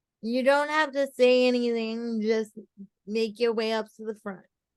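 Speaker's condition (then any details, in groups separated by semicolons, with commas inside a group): Cerebral palsy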